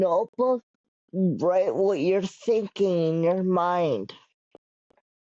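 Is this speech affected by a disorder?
Yes: cerebral palsy; wheelchair user.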